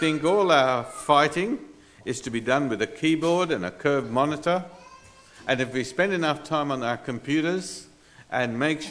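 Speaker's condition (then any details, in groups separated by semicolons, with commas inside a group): No condition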